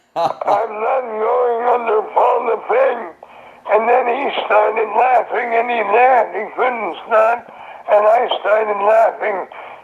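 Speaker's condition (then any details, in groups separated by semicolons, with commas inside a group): Throat cancer; survivor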